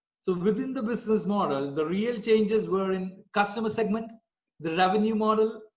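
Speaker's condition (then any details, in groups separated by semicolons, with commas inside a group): No condition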